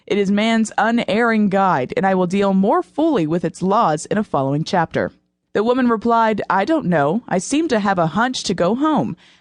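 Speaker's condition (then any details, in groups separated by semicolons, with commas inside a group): No condition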